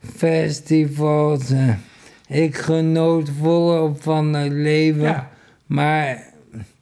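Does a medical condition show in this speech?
Yes: ALS; incurable muscle disease, first symptoms cramps; about five years since onset, earlier trials via TriCALS, then self-sought medication for a year; feels speech, swallowing and breathlessness improved on medication, speaks better than eighteen months ago.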